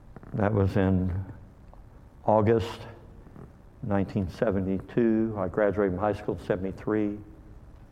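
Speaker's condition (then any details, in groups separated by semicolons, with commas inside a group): Cleft lip and palate; called hair lip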